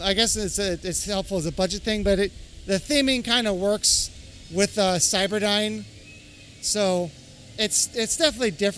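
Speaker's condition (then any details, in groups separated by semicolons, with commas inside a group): No condition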